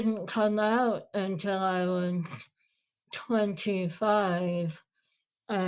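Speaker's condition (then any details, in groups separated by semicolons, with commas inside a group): Moebius syndrome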